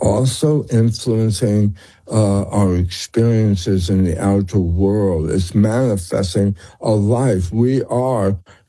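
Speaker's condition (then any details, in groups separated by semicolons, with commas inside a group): Tongue cancer; presented with ear pain and hearing problem, malignant throat scan, later benign; slurred speech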